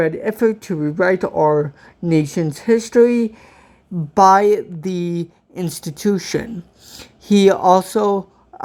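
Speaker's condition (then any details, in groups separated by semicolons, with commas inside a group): Cerebral palsy; from birth, walks with walker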